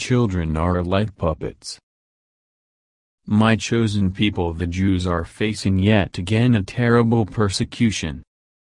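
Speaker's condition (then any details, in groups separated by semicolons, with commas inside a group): No condition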